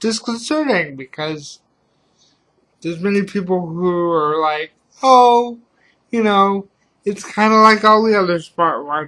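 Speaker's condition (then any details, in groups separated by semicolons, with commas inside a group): Cerebral palsy; reliable voice, uses voice control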